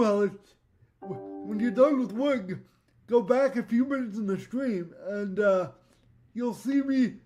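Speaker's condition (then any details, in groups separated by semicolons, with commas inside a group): Cerebral palsy; voice tone sometimes odd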